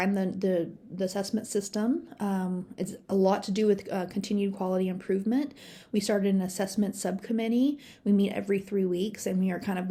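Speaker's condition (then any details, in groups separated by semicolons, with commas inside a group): No condition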